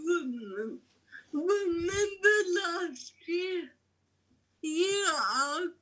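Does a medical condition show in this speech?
Yes: cerebral palsy; cerebral palsy from birth, mainly physical, uncontrollable muscle movements, wheelchair user.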